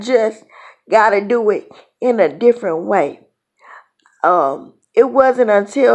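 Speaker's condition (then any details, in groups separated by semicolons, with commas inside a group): Cerebral palsy; born two months premature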